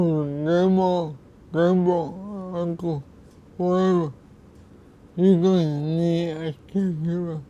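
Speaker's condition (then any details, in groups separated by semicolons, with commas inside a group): Cerebral palsy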